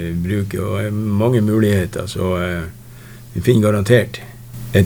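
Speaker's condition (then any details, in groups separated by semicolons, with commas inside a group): Parkinson's disease; about 6-7 years since onset, no family history, not yet advanced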